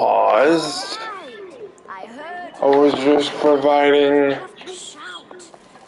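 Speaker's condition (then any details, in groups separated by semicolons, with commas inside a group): Cerebral palsy; limbs affected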